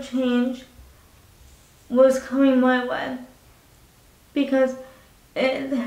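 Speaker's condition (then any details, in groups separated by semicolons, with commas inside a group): Cerebral palsy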